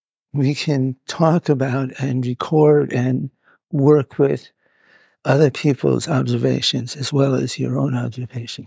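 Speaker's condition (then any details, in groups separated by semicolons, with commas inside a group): Parkinson's; reports not feeling very well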